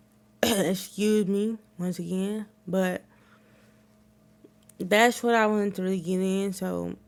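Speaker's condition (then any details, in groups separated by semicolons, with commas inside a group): Cerebral palsy; wheelchair user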